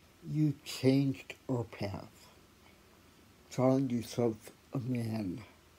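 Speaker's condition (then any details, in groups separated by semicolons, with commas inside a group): Cerebral palsy; quadriplegic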